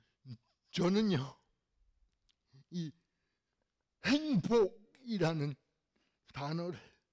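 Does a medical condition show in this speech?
Yes: cerebral palsy; fairly severe in childhood.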